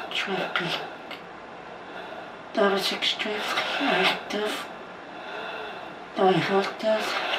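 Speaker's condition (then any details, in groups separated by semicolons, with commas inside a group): ALS; genetic FUS mutation, highly aggressive, onset as limp; aged 24, physical therapy including standing therapy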